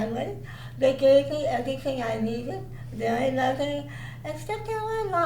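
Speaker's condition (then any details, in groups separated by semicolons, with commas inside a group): Cerebral palsy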